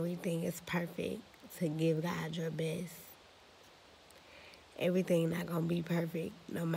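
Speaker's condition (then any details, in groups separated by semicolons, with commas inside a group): Cerebral palsy, spastic; now talking and breathing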